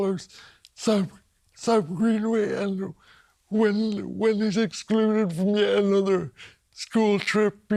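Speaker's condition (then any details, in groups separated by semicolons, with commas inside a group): Cerebral palsy; quadriplegic cerebral palsy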